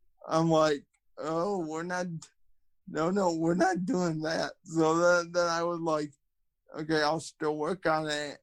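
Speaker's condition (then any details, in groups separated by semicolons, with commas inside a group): Cerebral palsy, spastic quadriplegia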